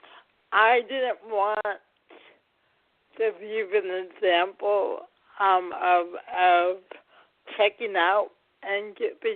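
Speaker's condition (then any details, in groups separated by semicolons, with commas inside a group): Cerebral palsy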